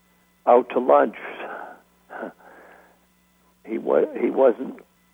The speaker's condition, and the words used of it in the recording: Aphasia. And now I don't say anything.